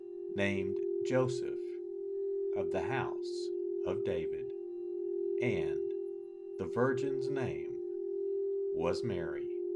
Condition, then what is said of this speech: No condition.